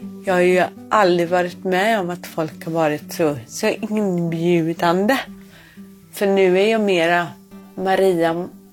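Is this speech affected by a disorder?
Yes: cerebral palsy; born without heartbeat.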